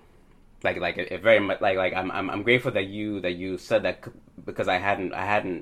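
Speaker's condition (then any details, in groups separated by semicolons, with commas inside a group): Stuttering; stuttering since age 4 or 5, now 36, considered lifelong without cure; stutter less evident when singing, sometimes stutters articulating saxophone notes, especially on downbeats with others; repeated words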